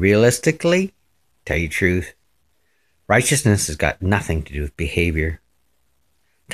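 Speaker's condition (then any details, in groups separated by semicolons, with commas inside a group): No condition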